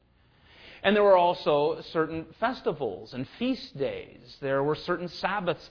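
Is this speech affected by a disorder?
No.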